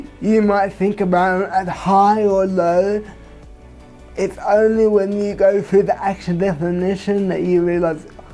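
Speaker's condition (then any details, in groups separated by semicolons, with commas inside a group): Cerebral palsy; from birth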